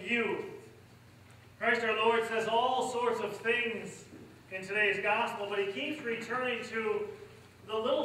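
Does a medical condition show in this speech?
No.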